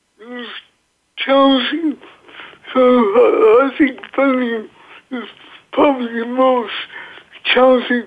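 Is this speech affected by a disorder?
Yes: cerebral palsy.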